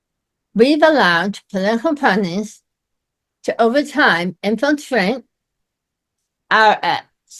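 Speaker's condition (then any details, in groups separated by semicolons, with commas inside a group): Myasthenia gravis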